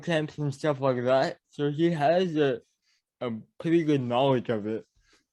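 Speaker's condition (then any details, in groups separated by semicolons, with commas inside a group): Cerebral palsy; mild speech impediment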